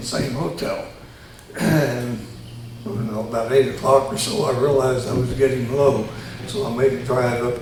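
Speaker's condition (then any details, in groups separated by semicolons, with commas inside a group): Tongue cancer surgery; both sides of tongue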